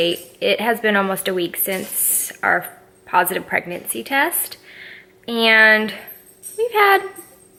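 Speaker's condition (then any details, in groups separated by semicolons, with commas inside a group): No condition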